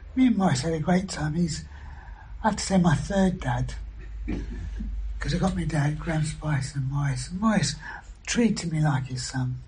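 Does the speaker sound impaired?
Yes: throat cancer surgery, vocal injections; cancerous neck tumour, operations at Guy's, radiotherapy, one vocal cord half paralysed, deaf one ear, BAHA hearing aid; whispered after surgery, two or three words per breath, injections now allow full sentences.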